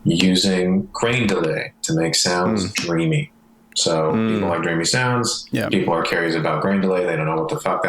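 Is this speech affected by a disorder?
No.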